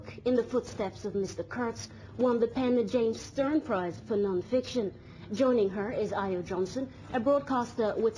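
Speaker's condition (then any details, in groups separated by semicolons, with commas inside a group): No condition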